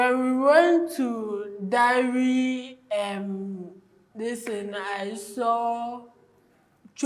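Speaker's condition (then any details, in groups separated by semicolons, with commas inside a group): Cerebral palsy; from birth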